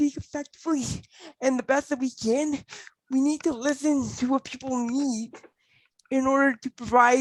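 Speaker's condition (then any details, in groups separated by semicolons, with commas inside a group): Cerebral palsy; mainly fine motor and speech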